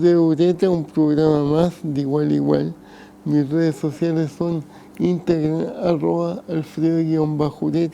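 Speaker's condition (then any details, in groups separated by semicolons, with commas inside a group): Cerebral palsy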